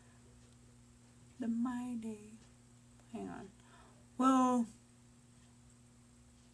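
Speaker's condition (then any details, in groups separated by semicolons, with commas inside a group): Brain injury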